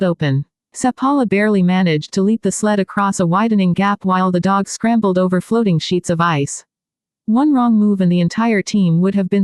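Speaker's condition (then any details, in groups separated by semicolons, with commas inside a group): No condition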